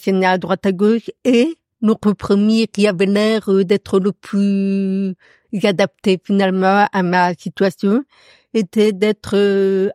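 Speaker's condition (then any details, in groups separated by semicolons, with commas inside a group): Profound deafness; noticeable to everyone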